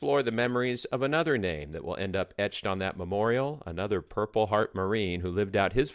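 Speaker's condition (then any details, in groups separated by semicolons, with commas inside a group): No condition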